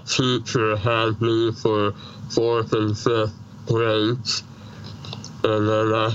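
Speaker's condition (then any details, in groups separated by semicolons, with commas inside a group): Treacher Collins syndrome, severe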